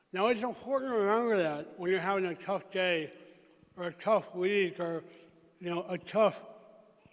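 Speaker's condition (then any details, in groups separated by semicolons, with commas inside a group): Traumatic brain injury; emergency tracheotomy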